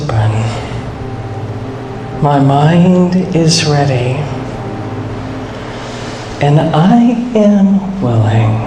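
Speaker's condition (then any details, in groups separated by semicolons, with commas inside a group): No condition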